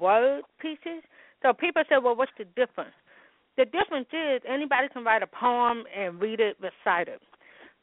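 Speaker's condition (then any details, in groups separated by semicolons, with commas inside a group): Hearing loss with speech impediment, congenital; wears hearing aids, learned sign language at four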